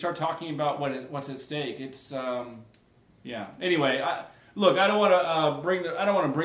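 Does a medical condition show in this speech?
No.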